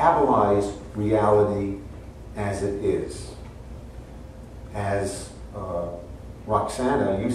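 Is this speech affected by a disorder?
No.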